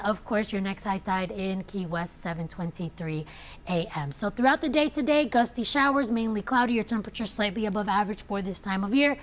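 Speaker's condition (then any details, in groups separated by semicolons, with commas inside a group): No condition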